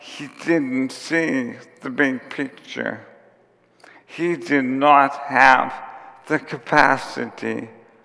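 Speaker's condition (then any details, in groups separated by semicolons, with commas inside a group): ALS; onset with tiredness and clumsiness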